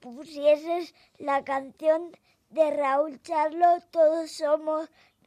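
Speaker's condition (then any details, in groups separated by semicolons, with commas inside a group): Cerebral palsy; brain injury from premature twin birth, orthopedic aids for moving at home, private therapies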